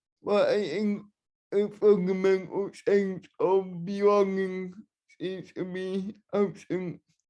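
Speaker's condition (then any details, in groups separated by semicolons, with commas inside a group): Cerebral palsy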